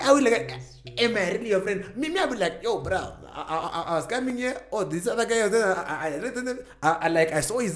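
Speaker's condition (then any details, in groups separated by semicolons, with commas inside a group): Stuttering; stutters when talking, listeners may mistake stutter for broken mic; repeated sounds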